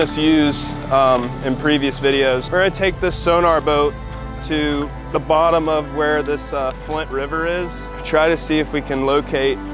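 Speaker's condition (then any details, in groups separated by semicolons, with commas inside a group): No condition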